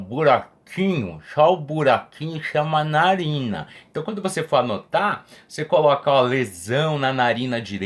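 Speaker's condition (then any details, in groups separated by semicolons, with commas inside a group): No condition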